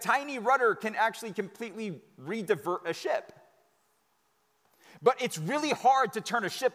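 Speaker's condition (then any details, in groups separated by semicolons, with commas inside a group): No condition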